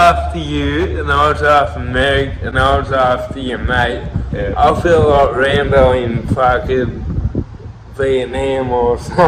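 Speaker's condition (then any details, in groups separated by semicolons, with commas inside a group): Cerebral palsy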